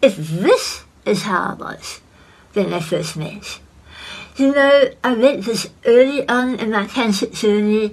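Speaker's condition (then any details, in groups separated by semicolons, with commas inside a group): Head and neck cancer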